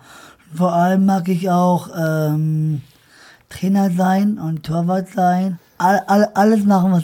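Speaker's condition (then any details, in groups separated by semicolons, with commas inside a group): Down syndrome; born five weeks early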